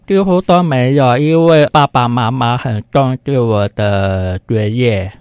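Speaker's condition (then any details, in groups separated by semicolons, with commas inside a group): Hearing impairment; congenitally deaf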